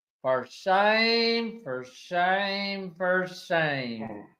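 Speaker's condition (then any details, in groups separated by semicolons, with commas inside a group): ALS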